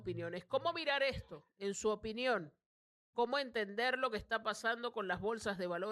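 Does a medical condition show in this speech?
No.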